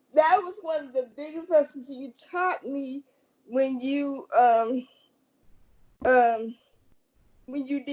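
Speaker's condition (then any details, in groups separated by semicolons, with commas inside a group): Cerebral palsy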